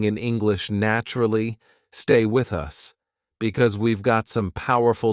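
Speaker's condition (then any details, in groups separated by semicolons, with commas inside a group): No condition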